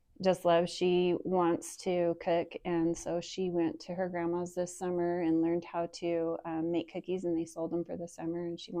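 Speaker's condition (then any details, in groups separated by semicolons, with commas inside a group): No condition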